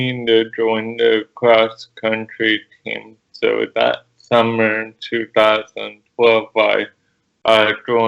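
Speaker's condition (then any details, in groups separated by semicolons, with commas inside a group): Cerebral palsy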